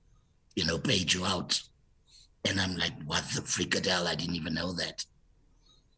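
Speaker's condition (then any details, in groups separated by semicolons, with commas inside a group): Total laryngectomy; total laryngectomy for rare laryngeal cancer, suspected chondrosarcoma, surgeon Dr. Ismail, five operations, 24 days ICU; no natural voice, earlier Stephen Hawking-like voice, prior huskier voice, spasmodic dysphonia diagnosed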